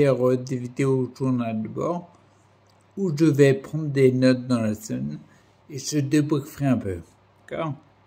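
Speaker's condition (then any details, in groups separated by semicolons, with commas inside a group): Primary progressive multiple sclerosis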